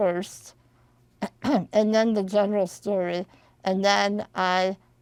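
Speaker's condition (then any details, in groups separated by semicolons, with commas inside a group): Spinal muscular atrophy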